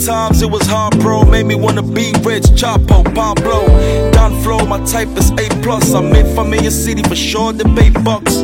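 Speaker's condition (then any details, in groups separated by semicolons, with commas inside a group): No condition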